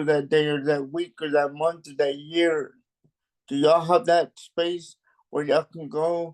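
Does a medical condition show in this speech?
Yes: cerebral palsy; mild.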